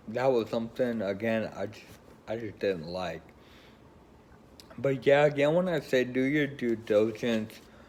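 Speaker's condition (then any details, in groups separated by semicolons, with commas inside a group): Friedreich's ataxia; choosing a wheelchair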